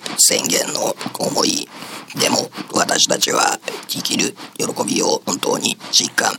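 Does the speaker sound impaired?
Yes: laryngectomy, esophageal speech; 5 cm cervical esophageal cancer at esophageal entrance behind vocal cords, recurred after two years, larynx removed, reoperation; learned at 銀齢会 voice class, attended two and a half years; voice lost with larynx removal, single words came after a while, improves with practice.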